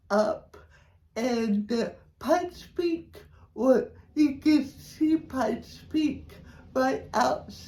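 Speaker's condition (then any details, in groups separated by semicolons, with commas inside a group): Cerebral palsy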